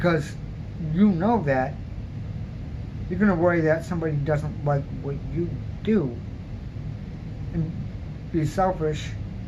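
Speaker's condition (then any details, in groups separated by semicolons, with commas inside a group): Cerebral palsy, mild; speech somewhat unclear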